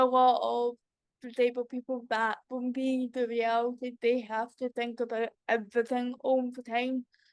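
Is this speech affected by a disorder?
Yes: cerebral palsy.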